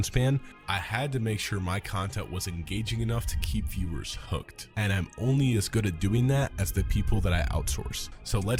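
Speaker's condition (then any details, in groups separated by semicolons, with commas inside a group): No condition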